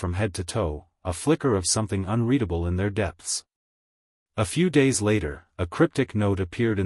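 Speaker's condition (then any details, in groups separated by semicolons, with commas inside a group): No condition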